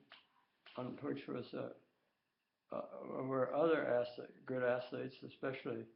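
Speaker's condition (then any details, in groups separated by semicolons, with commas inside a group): Tongue cancer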